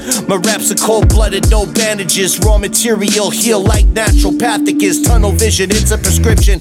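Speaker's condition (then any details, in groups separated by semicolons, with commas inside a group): No condition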